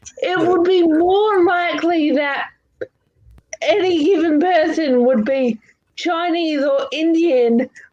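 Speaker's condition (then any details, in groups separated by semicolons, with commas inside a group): Cerebral palsy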